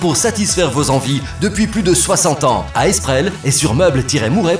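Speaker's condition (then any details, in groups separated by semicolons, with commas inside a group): No condition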